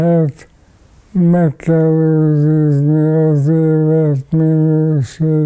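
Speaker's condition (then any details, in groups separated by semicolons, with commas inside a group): ALS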